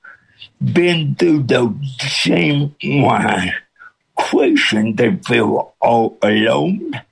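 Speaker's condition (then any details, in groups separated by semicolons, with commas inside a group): Cerebral palsy with speech impediment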